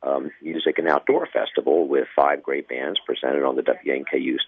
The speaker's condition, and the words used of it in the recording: No condition.